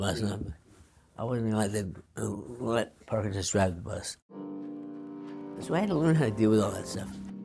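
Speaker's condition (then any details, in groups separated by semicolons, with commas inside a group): Parkinson's disease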